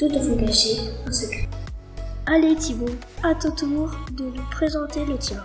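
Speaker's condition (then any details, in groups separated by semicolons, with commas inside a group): No condition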